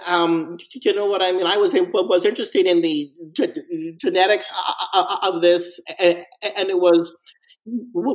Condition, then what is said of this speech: Stuttering. If he's not stuttering, that's the time for us to be running and checking up on everything.